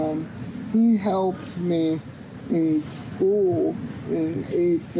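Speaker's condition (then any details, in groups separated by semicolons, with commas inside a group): Cerebral palsy; cannot walk unaided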